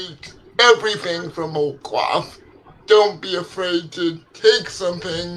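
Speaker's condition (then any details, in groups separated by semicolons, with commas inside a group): Cerebral palsy; legs affected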